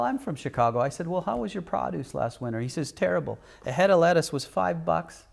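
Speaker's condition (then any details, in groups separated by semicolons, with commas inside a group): No condition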